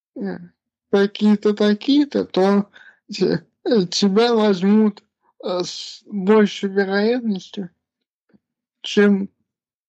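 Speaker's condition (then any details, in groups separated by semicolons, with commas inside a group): Cerebral palsy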